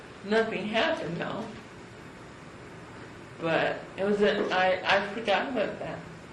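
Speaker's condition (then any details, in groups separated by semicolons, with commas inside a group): Cerebral palsy; from birth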